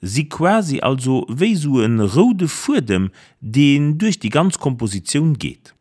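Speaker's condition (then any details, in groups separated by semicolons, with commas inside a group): No condition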